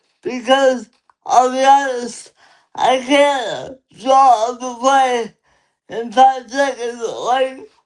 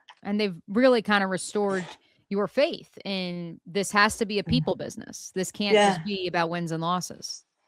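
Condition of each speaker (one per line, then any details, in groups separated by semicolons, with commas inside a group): Cerebral palsy; lifelong; limited energy
No condition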